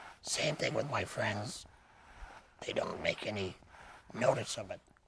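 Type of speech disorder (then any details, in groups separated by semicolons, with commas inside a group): Speech with a voice prosthesis; laryngectomy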